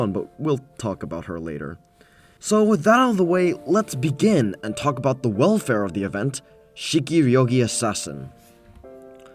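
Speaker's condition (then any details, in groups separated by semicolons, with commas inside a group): No condition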